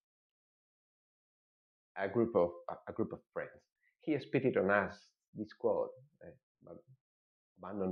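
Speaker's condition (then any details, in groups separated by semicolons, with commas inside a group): No condition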